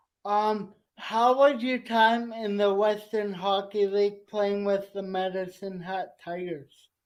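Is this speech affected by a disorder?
Yes: cerebral palsy.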